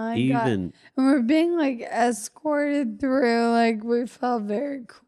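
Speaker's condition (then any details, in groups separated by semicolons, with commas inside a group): Friedreich's ataxia; wheelchair user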